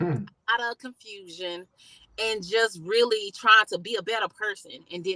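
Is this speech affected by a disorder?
No.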